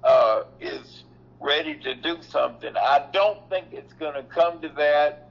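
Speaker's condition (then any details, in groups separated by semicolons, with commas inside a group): Cerebral palsy; previously off feet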